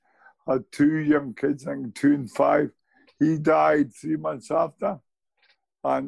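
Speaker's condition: Motor neurone disease; diagnosed at 46 after about 6 months, began with twitches and muscle wasting, no pain, no effective drug; nearly 4 years since diagnosis, needs help showering, feeding and dressing, still walks, gym, climbs stairs; still speaks, host calls speech eloquent

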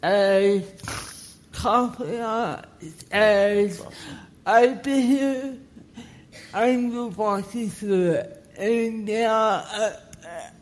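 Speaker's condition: Cerebral palsy; forceps delivery

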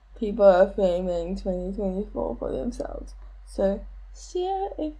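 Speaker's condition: Cerebral palsy; age 29

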